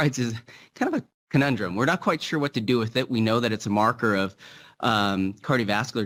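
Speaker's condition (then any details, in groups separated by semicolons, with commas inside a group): No condition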